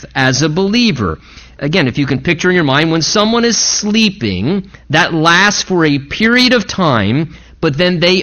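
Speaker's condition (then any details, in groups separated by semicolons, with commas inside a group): No condition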